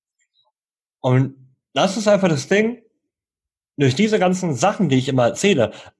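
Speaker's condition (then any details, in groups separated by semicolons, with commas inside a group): Cleft lip and palate, cleft lip, jaw and palate; learned to speak through speech therapy until age nine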